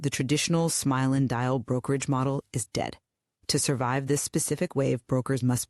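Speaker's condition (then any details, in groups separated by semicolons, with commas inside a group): No condition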